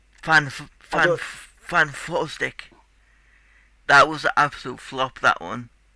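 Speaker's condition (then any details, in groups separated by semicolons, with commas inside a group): Cerebral palsy; tight muscles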